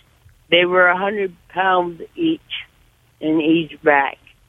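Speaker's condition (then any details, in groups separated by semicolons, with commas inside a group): Cerebral palsy; severe cerebral palsy from birth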